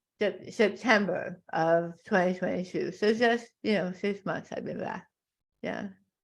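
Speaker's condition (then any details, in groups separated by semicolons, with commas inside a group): Tongue cancer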